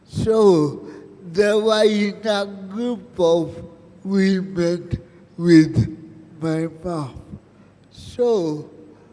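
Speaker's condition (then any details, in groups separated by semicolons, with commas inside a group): Cerebral palsy; present from birth; about 34 years since onset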